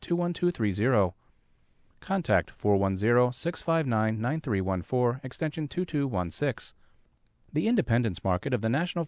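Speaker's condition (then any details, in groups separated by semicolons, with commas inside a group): No condition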